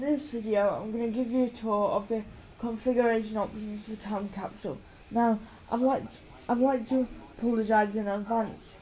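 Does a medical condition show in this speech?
Yes: cerebral palsy.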